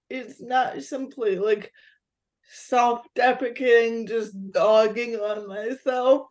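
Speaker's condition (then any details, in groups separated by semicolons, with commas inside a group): Cerebral palsy; physical disability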